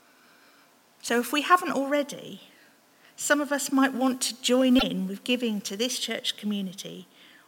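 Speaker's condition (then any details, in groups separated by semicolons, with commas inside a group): No condition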